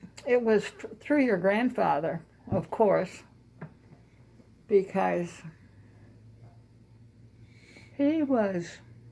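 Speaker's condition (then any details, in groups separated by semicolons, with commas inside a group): No condition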